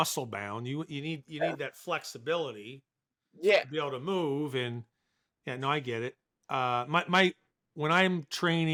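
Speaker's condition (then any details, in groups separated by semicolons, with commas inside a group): No condition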